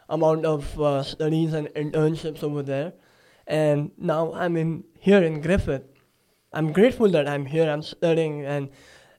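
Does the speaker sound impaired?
Yes: cleft palate; recent nose surgery, nose previously tilted; talks from nasal cavity, speech sounds different, listeners try harder to understand.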